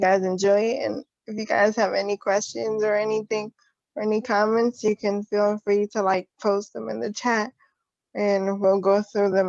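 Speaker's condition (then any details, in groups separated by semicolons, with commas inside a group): Cerebral palsy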